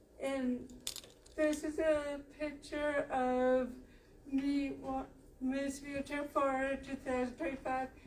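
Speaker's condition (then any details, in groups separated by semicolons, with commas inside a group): Cerebral palsy; physical disability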